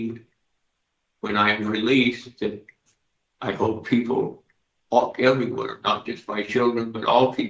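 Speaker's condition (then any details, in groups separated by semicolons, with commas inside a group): Parkinson's disease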